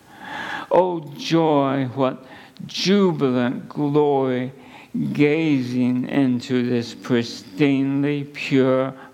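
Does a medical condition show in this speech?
Yes: ALS; under neurologist care.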